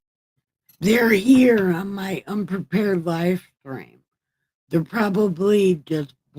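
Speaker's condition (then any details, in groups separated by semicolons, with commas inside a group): Brain injury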